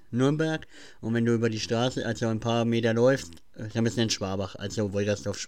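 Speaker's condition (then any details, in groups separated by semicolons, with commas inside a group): Cleft palate; since childhood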